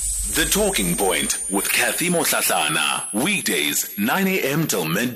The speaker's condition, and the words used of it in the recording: No condition.